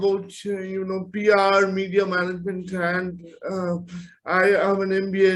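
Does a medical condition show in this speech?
Yes: cerebral palsy.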